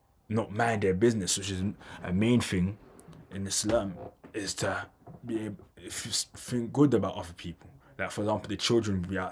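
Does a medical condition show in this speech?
Yes: stuttering; slight stammer, past leg problems treated with physiotherapy; episode recorded back to back, left unedited and raw; stuttered speech; here repeated sounds, prolonged sounds.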